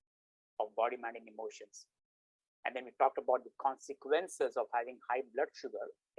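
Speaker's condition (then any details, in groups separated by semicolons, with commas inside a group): No condition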